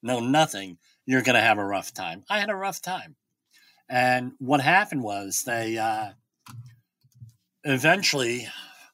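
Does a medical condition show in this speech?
Yes: bilateral cleft lip and palate; formerly unintelligible, couldn't be understood before speech therapy.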